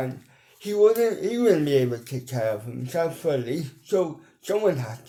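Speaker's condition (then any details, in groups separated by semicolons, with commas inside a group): Cerebral palsy; mild, ataxic type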